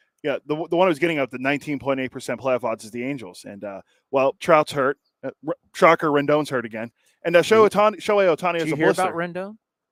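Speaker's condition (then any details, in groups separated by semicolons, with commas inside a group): No condition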